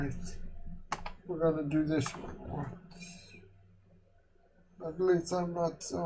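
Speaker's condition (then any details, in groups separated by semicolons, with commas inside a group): Quadriplegic cerebral palsy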